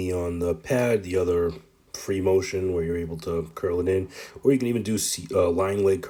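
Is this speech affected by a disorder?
No.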